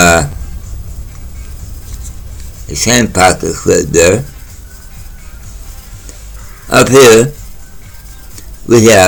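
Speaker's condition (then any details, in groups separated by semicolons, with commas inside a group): Mouth cancer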